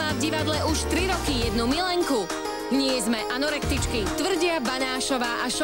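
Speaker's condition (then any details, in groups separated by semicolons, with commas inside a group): No condition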